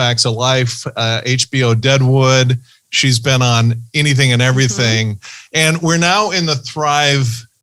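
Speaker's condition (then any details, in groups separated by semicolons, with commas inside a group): No condition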